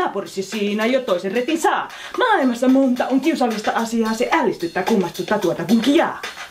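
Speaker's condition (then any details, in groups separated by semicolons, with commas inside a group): No condition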